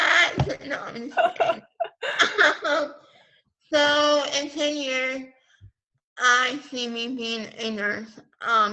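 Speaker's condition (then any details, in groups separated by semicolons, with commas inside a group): Pompe disease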